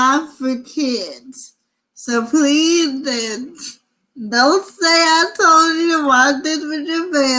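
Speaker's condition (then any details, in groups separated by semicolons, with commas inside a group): Cerebral palsy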